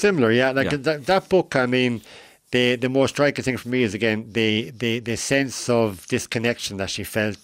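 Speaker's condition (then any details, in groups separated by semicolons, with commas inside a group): Cleft lip and palate; adult, age 41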